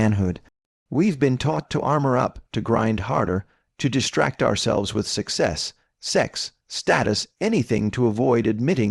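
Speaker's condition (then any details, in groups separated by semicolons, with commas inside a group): No condition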